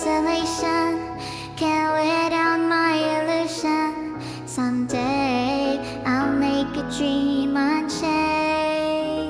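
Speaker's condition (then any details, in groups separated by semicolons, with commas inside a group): No condition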